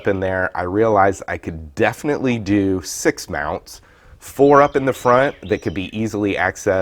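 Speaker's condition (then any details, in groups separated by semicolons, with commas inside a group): No condition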